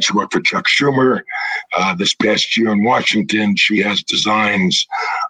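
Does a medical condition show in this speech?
Yes: throat cancer, vocal cords removed; throat cancer from 1996, 63 surgeries under general plus about 100 in office; no voice for about five years after vocal cord removal, now partial voice.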